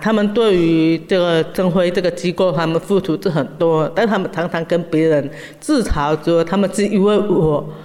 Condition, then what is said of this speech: Deafness. 刚刚跟他聊啊，虽然他听觉有一些不方便，但是他很乐于打开自己的心哦，可以跟人家沟通，而且他会先讲他哪里不方便。